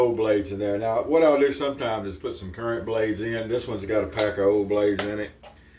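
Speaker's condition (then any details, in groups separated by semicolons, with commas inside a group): No condition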